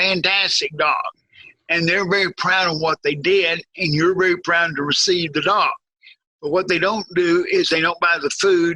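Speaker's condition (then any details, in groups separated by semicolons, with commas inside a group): Cerebral palsy, severe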